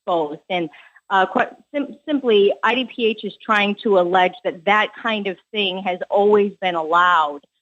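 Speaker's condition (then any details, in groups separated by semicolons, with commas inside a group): No condition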